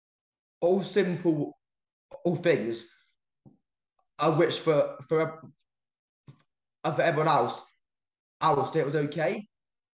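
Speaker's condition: Stammer; better when comfortable with people around, more articulate when recording for social media; repeated sounds, blocks

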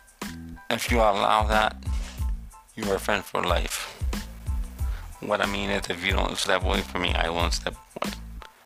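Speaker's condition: Cerebral palsy; pre-op sedatives

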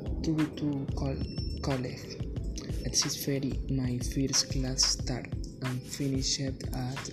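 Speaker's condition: No condition

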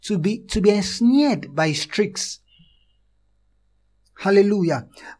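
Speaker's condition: No condition

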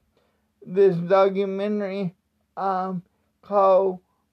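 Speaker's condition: Cerebral palsy; speech not affected by disability

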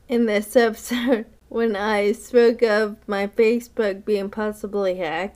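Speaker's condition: Friedreich's ataxia; spits when talking or laughing

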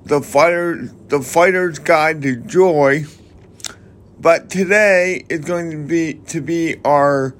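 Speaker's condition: Cerebral palsy

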